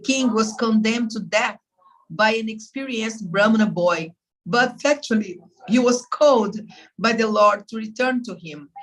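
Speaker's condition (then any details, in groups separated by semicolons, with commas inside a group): No condition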